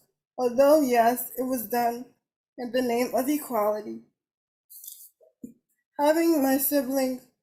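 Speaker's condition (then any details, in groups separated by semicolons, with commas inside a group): Cerebral palsy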